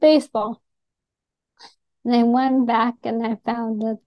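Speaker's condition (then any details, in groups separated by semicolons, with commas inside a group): ALS; Columbia University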